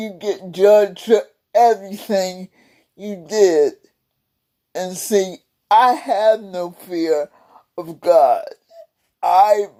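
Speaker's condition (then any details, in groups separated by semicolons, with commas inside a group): Cerebral palsy; several unnoticed strokes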